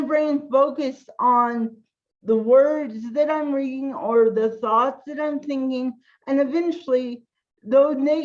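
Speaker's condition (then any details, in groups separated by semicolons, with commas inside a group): Cerebral palsy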